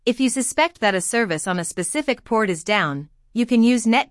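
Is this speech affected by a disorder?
No.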